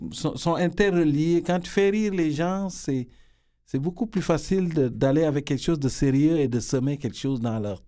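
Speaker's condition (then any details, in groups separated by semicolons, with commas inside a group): No condition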